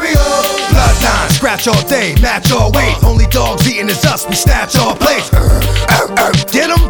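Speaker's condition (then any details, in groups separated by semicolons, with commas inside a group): No condition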